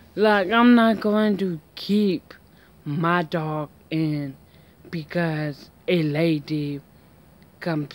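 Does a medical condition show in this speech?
Yes: mild cerebral palsy.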